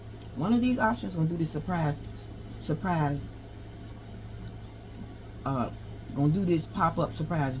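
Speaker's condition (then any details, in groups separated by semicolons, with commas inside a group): No condition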